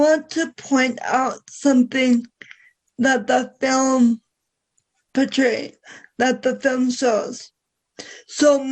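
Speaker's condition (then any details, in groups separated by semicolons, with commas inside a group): Cerebral palsy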